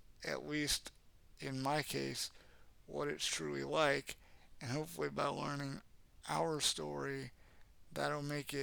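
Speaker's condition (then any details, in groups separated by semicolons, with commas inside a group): Cerebral palsy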